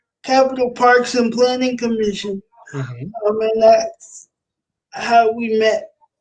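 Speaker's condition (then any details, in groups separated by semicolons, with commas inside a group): Cerebral palsy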